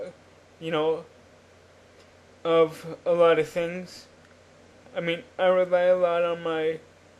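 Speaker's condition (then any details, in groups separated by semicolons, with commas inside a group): Cerebral palsy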